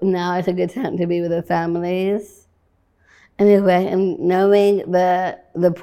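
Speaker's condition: Down syndrome

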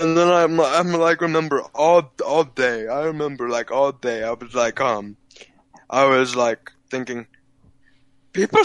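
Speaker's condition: Cerebral palsy, physical only

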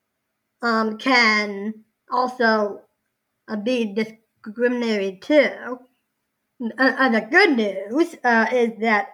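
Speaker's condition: Down syndrome

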